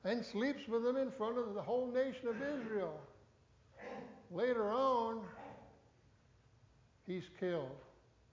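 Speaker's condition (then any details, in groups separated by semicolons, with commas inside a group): No condition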